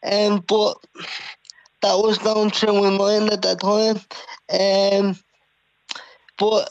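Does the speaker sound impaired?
Yes: cerebral palsy; secondary scoliosis.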